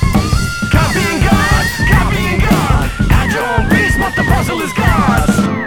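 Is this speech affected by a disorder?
No.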